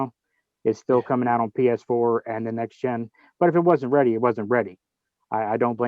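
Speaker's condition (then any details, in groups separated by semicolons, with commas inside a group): No condition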